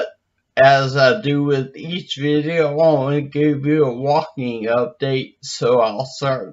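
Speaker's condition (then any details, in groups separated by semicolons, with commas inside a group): Brain injury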